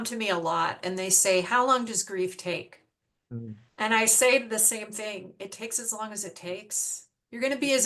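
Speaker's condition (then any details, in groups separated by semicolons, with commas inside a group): No condition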